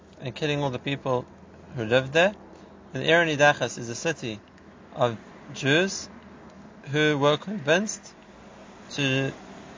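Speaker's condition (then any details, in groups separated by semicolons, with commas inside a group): No condition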